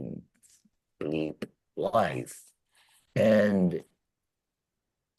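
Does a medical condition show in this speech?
Yes: laryngectomy; 11 years since surgery.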